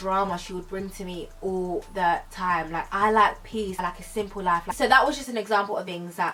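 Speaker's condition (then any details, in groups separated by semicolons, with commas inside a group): No condition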